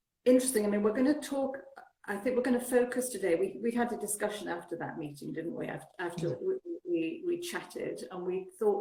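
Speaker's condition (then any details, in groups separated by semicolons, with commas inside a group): No condition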